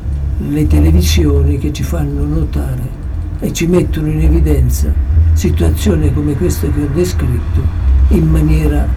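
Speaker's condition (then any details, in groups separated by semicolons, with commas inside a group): Parkinson's disease; approaching final stage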